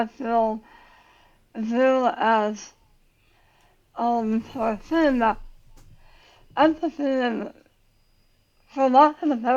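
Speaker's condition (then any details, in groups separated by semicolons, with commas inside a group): Tongue cancer surgery; most of tongue removed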